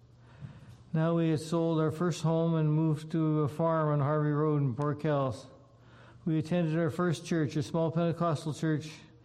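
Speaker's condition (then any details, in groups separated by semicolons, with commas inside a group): Parkinson's disease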